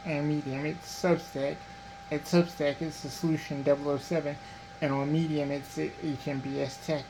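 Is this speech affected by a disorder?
Yes: cerebral palsy; diplegia.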